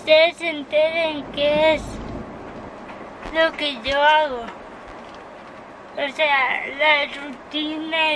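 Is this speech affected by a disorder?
Yes: cerebral palsy; physical disability.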